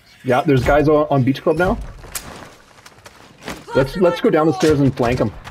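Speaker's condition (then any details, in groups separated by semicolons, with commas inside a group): No condition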